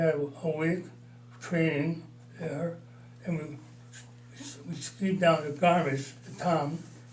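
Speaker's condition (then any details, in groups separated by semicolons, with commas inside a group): Parkinson's disease, mild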